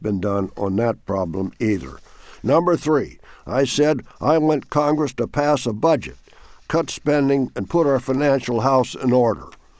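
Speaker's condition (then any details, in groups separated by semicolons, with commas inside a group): No condition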